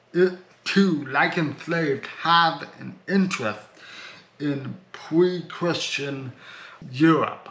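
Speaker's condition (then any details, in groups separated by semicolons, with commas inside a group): Cerebral palsy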